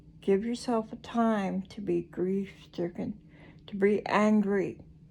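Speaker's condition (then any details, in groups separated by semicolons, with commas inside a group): Cerebral palsy; speech noticeably atypical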